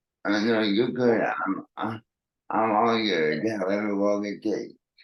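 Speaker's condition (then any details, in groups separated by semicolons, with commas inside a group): Cerebral palsy; therapy from early childhood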